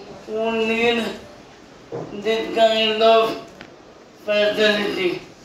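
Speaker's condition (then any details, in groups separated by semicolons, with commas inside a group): Cerebral palsy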